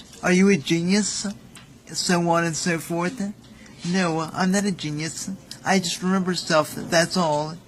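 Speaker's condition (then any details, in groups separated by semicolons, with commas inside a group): Cerebral palsy; visibly apparent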